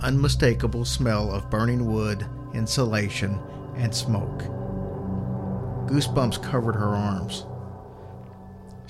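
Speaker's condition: No condition

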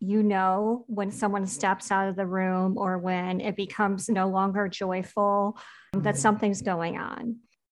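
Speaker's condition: Cleft palate; congenital cleft palate, surgeries from early childhood through adolescence, full cleft revisions, ear tubes in and out; speech, breathing and swallowing issues in childhood, speech therapy until about adolescence

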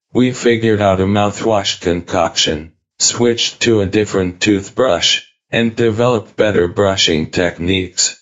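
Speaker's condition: ALS, speech-generating device; diagnosed at age 34, lost walking, talking and breathing, tracheostomy and ventilator; cannot speak, eye-activated synthetic voice built from voice banking, types replies, silences while typing

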